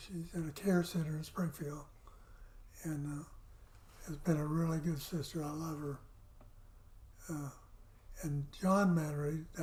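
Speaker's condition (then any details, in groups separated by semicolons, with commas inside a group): Parkinson's; affects voice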